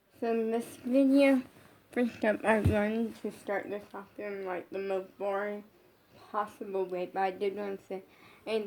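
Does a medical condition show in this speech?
Yes: brain injury.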